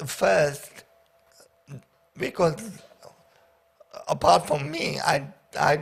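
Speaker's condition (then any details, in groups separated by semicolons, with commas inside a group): Paraplegia with essential tremor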